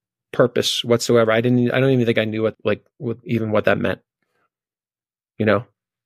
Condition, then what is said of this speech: Stuttering. I'm like, I just saw like a little bit of a stutter, and it comes up when I